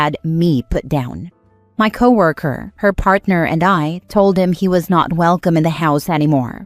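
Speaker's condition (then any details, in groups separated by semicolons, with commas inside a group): No condition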